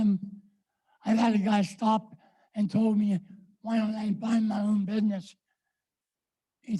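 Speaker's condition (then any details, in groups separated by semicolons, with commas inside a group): ALS; power chair user; recently diagnosed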